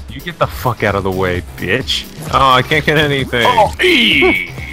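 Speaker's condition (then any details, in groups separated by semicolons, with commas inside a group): No condition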